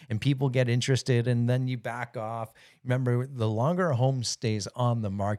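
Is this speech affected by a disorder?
No.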